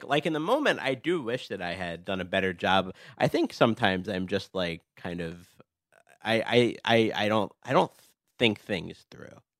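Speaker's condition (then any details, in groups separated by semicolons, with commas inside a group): Stuttering and deafness; repeated words, prolonged sounds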